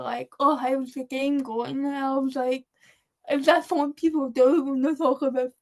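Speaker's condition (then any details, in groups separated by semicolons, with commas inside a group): Cerebral palsy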